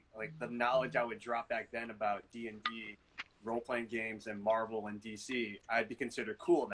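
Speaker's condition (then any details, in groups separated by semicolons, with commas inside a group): No condition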